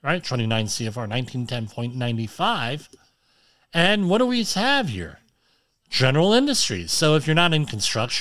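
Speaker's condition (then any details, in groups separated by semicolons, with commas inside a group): Cleft lip and palate; implied much improved now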